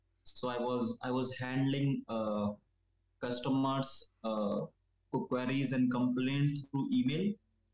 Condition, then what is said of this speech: Stuttering. But I feel that I can stammer, but I can be a good communicator as well.